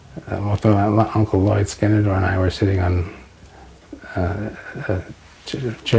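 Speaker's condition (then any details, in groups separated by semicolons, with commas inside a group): Parkinson's disease; slowed down, on medication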